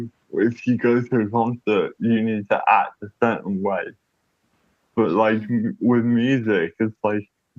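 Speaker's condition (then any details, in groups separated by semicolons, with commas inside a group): Cerebral palsy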